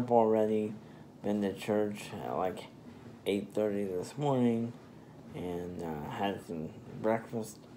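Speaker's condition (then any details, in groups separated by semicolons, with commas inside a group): Spastic diplegia cerebral palsy; spastic diplegia, uses wheelchair; in therapy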